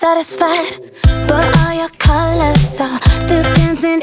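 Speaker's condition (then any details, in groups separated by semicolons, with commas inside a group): No condition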